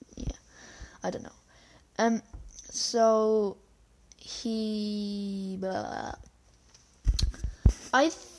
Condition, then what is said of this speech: Stuttering. Don't think your device is breaking or anything.